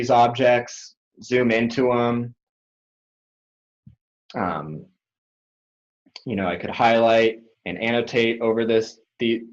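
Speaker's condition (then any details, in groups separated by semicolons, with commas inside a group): No condition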